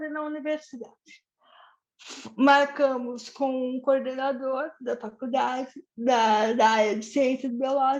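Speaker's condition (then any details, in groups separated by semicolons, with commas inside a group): Cerebral palsy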